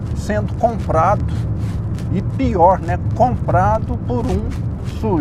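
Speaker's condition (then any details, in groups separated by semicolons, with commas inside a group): No condition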